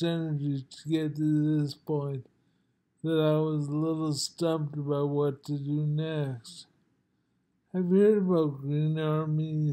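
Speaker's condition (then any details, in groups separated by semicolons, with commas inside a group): Multiple sclerosis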